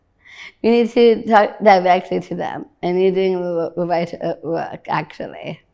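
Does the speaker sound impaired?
Yes: Down syndrome; told of it by mother at about age twenty-one.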